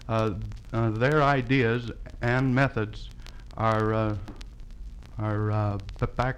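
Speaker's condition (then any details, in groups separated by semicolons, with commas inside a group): Stuttering; stuttering since age 2.5, speech work at Western Michigan College Speech Clinic in Kalamazoo; stuttered on arrival at clinic, offers to demonstrate former speech; repeated sounds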